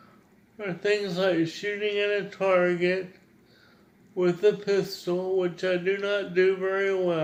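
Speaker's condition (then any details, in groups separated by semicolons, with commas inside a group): Cerebral palsy; wants clearer, more precise speech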